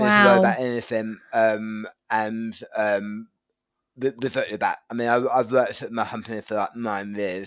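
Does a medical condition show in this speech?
Yes: tongue cancer surgery; right-side tongue surgery.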